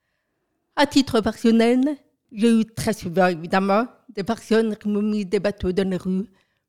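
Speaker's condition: Profound deafness from birth

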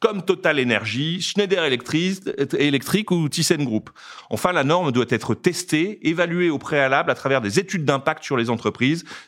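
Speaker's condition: No condition

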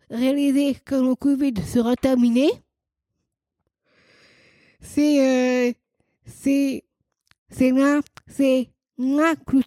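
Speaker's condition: Down syndrome, trisomy 21

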